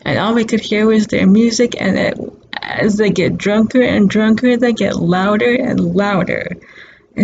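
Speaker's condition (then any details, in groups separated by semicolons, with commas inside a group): Cerebral palsy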